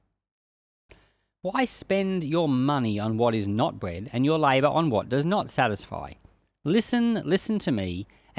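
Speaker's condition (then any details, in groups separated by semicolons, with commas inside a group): No condition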